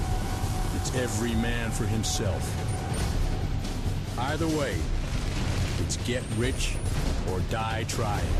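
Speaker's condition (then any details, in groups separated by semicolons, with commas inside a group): No condition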